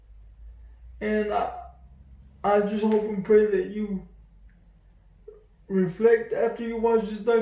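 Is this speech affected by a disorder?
Yes: cerebral palsy.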